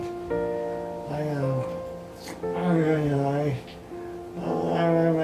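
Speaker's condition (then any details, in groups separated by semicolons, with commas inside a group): ALS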